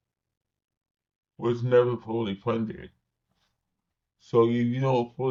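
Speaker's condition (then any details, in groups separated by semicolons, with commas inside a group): Cerebral palsy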